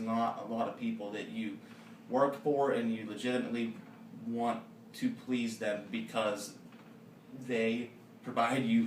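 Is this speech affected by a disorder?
No.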